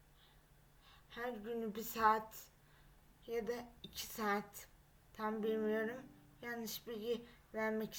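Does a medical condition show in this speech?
Yes: cerebral palsy.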